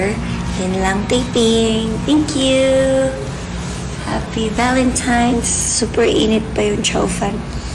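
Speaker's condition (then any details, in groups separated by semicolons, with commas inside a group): No condition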